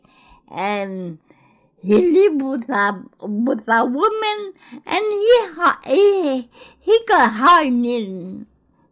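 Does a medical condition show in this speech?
Yes: cerebral palsy; had speech problems in childhood, began talking after attending Gruella school.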